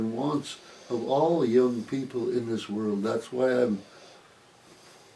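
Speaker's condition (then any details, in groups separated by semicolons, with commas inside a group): No condition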